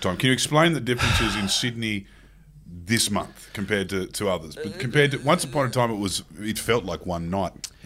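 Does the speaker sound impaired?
No.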